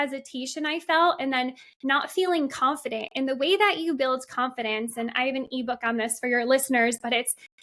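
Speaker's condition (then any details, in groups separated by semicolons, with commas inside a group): No condition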